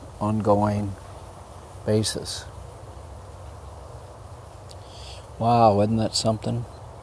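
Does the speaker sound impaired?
No.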